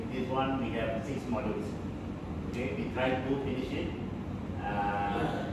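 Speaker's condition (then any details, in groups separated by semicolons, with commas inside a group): No condition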